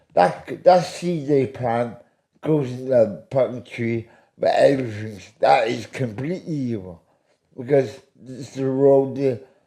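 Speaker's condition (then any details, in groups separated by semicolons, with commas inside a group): Medication-induced speech impediment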